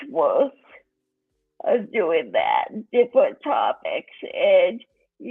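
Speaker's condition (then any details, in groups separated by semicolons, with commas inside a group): Cerebral palsy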